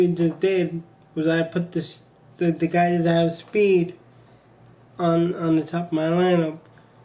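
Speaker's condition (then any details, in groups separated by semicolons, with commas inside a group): Cerebral palsy; from birth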